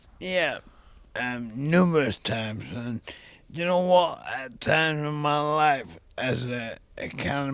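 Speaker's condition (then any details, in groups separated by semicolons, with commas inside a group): ALS; young onset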